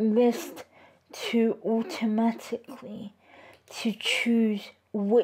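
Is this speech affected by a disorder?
Yes: cerebral palsy.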